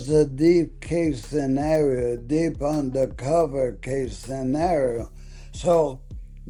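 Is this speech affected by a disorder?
Yes: ALS.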